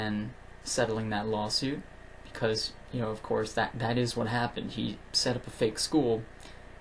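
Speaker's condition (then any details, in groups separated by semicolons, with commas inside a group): No condition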